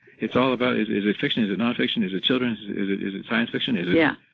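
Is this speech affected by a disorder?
Yes: Parkinson's disease, rigidity-predominant, no tremor.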